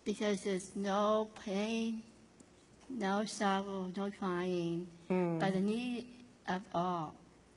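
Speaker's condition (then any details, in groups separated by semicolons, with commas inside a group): Down syndrome; difficulty understanding some things said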